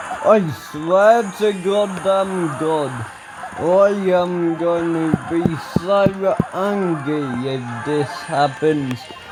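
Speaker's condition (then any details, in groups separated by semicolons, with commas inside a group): Ataxia; speech recently worse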